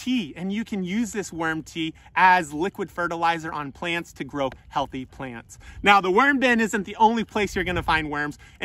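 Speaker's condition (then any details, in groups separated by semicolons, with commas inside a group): No condition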